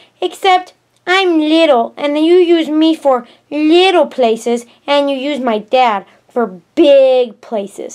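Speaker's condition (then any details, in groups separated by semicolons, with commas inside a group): No condition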